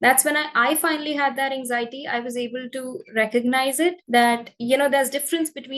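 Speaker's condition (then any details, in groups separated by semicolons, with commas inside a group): No condition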